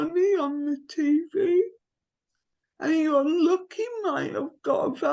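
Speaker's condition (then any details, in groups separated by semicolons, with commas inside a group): Cerebral palsy; from birth, affects limbs and neck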